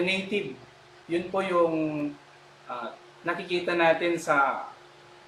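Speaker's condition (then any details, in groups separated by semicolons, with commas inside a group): No condition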